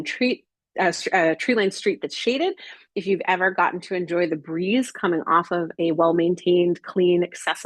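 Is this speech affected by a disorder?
No.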